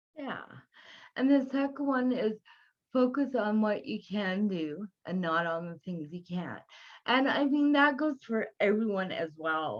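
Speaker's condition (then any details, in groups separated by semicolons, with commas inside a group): Cerebral palsy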